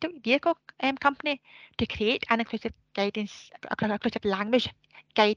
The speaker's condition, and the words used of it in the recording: Deafness. I had many years of speech therapy to learn how to talk, so it does affect my speech sometimes.